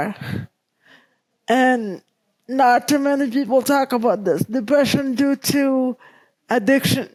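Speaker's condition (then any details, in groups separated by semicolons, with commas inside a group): Cerebral palsy; present from birth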